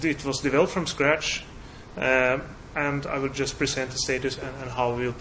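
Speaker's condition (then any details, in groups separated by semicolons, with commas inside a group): No condition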